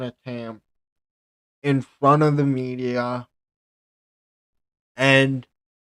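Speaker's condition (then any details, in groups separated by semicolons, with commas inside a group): Cerebral palsy; present from birth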